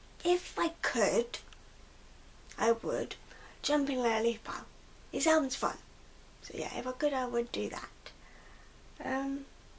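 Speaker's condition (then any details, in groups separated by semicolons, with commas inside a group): Cerebral palsy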